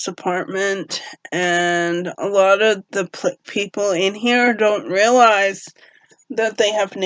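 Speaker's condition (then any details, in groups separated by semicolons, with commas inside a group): Cerebral palsy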